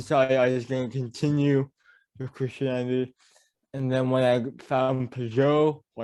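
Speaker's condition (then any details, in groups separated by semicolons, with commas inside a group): Cerebral palsy; mild speech impediment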